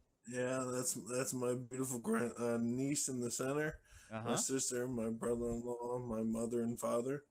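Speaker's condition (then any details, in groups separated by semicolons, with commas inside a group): ALS; slurring some words early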